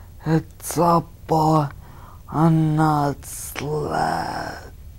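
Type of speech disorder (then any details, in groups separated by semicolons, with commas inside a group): Spastic dysarthria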